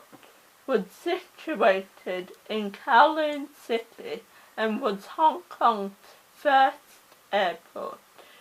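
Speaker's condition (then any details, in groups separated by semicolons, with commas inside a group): Cerebral palsy; oxygen starvation at birth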